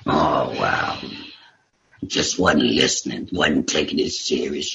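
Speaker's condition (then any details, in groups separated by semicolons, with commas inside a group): Laryngectomy; total laryngectomy for tumor by voice box, after failed six weeks chemo and radiation; voice prosthesis with hands-free device held by patch, still learning device, ongoing speech therapy; voice deeper and raspy before diagnosis, only one or two words after surgery, improving with therapy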